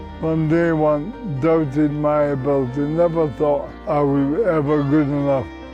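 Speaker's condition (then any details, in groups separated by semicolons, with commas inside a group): Motor neuron disease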